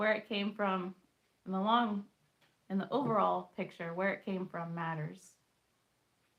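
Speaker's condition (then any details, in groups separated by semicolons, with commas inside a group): No condition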